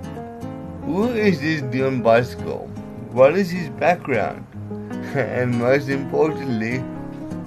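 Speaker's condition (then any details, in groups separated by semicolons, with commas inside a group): Cerebral palsy; from birth, diagnosed age 2, learned speech special-needs school, writing difficult, poor balance, later myasthenia gravis; myasthenia gravis muscle fatigue, breathing weakness, sometimes out of breath, uses oxygen machine, on medication; some words unclear, certain letters flat, trouble formulating words, worse when mouth tires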